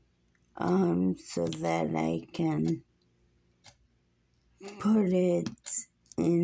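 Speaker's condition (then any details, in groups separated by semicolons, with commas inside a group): Muscular dystrophy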